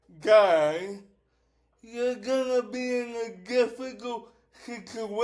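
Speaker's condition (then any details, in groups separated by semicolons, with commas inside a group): Cerebral palsy; affects whole body; affects speech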